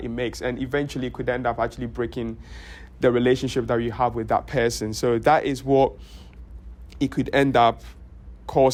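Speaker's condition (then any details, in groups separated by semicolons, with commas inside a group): No condition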